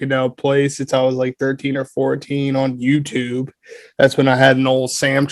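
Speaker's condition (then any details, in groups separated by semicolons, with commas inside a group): No condition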